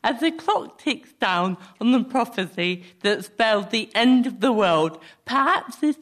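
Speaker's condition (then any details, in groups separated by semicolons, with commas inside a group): Cerebral palsy; clumsy movement; speech impediment, poor diction, phrases like 'speech impediment' hard to say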